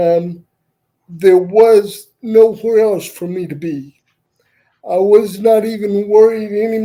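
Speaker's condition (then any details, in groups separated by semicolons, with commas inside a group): Cerebral palsy; uses wheelchair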